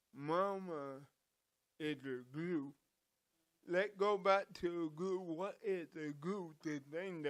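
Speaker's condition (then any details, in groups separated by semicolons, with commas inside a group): Cerebral palsy; from birth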